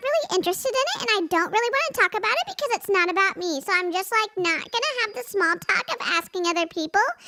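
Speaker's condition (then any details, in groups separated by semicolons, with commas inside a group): No condition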